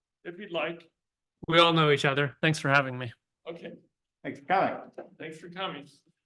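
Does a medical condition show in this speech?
No.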